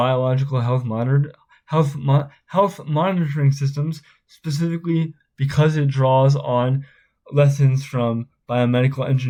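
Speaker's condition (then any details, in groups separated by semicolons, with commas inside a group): Spastic cerebral palsy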